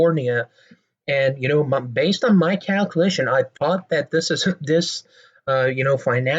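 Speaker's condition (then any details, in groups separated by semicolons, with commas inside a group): No condition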